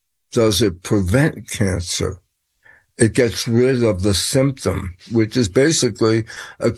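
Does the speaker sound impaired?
Yes: tongue cancer; tongue tumor, malignant on throat scan, hearing problem and ear pain at onset, ENT doctor; later scan reported benign tumor; slurred speech.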